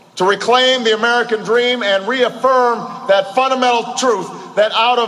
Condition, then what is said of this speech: No condition.